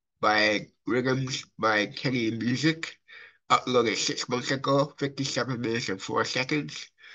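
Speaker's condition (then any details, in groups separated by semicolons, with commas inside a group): Cerebral palsy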